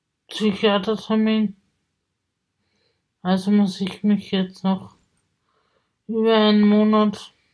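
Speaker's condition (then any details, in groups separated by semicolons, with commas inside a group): Spasticity from birth; multiple sclerosis; spasticity since birth, wheelchair user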